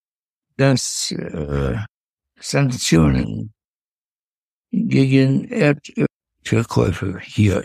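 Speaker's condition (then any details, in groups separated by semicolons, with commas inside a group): Parkinson's disease; forgets words mid-sentence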